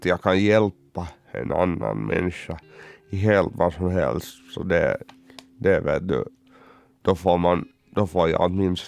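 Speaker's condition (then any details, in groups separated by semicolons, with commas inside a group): Cerebral palsy; uses wheelchair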